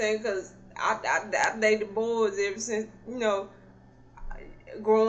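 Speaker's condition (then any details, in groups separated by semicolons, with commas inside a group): Cerebral palsy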